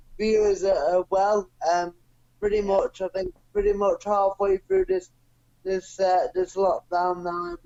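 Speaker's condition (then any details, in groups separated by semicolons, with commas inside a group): Cerebral palsy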